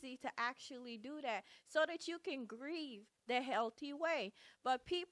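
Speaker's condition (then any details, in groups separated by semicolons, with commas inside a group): No condition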